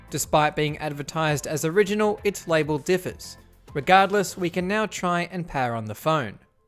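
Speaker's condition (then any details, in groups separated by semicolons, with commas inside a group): No condition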